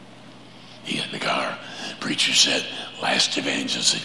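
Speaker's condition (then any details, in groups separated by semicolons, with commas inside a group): Laryngeal cancer; vocal cord cancer, prior chemo and radiation, 35 treatments over about seven weeks; deep raspy 'Batman voice', much weaker than before, prosthesis speech planned after laryngectomy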